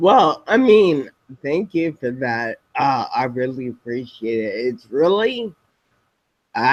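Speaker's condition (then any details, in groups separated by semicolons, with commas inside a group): Spinocerebellar ataxia type 7, SCA7; speech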